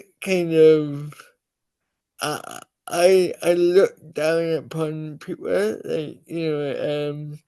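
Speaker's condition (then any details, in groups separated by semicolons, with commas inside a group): Cerebral palsy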